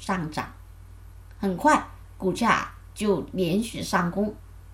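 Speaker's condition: No condition

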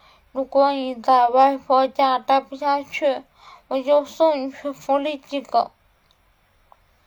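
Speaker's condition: Cerebellar atrophy, hereditary; untreatable

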